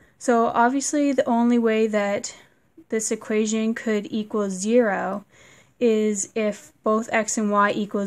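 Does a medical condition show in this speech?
No.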